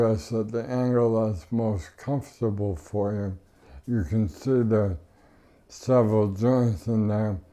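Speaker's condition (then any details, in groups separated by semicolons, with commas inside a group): ALS; power wheelchair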